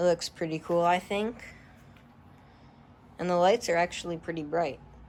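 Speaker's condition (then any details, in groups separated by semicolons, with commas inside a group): No condition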